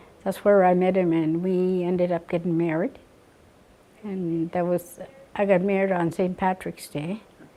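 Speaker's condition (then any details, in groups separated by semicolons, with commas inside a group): No condition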